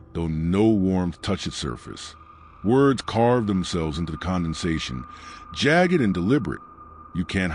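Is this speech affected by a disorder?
No.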